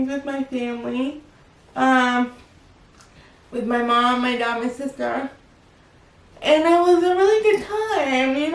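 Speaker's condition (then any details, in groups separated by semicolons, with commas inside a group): Cerebral palsy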